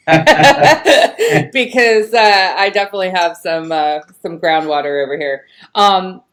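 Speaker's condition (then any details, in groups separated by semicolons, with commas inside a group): No condition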